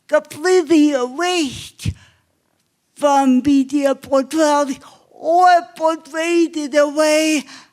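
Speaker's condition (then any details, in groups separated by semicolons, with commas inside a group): Cerebral palsy; obvious speech impairment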